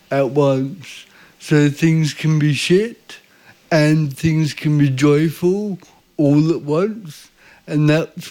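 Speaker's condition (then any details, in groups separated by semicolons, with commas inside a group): Cerebral palsy; visible disability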